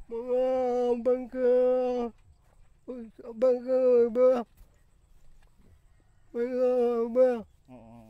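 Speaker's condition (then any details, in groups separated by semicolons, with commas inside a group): Dystonia; hereditary, involuntary whole-body movements, trembling, mouth and head twisting; onset age 34, about four years, worsening, barely walks; speech affected, mouth twists involuntarily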